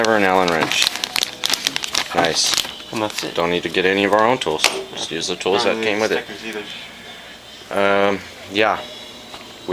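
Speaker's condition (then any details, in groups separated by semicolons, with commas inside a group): No condition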